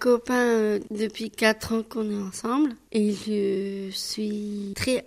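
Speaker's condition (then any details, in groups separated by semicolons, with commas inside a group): Down syndrome; trisomy 21, woman aged 27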